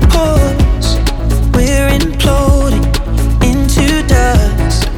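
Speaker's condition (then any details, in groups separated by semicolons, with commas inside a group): No condition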